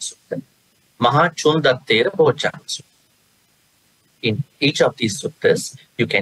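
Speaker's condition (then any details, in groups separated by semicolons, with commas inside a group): No condition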